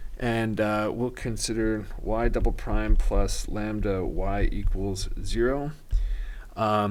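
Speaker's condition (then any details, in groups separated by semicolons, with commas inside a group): No condition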